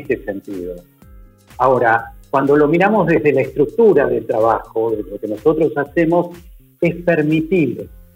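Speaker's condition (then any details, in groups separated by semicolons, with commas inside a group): No condition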